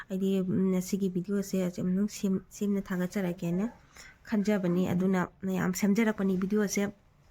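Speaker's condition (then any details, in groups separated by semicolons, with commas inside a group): No condition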